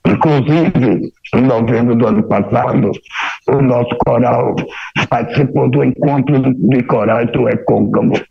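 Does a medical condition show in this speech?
Yes: total laryngectomy; laryngeal cancer, phonatory prosthesis, stoma occluded to speak, nasal tube 40+ days; no cancer medication, oncology follow-up twice yearly, eats well, no pain; near aphonia before surgery, mute after, therapy with Dr. Kelly, tried esophageal voice, understood.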